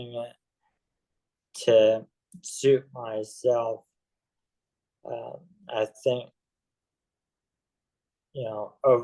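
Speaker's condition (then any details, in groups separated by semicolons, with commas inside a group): ALS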